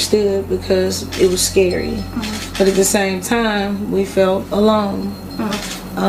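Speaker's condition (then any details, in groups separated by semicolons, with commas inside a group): No condition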